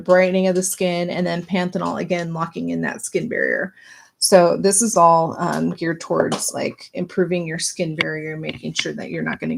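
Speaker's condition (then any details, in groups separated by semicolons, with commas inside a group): No condition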